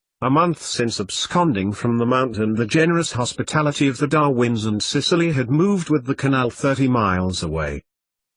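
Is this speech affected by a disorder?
No.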